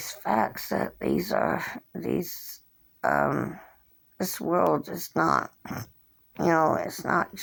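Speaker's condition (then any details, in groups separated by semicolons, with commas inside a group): Cerebral palsy; since birth, hand tremors; age 57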